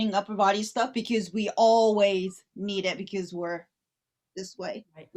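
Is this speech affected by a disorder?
No.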